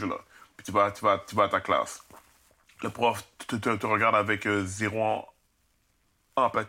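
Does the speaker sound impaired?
Yes: stuttering; stuttering since childhood, teased in primary and secondary school; stutters on greetings and own name, swaps in easier words, fluent and fast when rapping since age 15; here repeated sounds.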